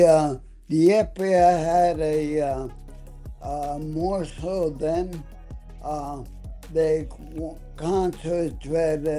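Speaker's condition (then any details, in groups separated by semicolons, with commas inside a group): ALS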